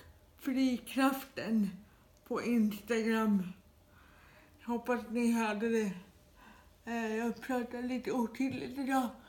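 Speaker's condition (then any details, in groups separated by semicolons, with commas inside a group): Dyskinetic cerebral palsy; dyskinetic form, severe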